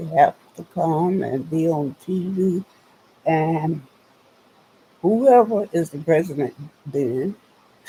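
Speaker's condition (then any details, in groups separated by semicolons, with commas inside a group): Spinal neurosarcoidosis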